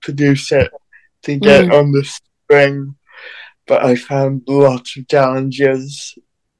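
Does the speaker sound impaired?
Yes: cerebral palsy.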